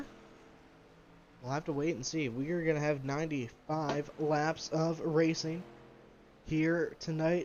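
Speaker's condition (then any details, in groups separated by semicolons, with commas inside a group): No condition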